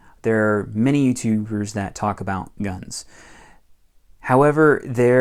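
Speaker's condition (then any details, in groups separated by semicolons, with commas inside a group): No condition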